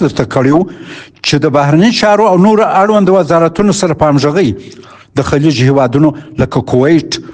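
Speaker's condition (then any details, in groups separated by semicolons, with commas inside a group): No condition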